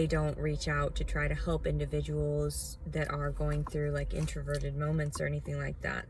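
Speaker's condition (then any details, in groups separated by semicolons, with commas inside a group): No condition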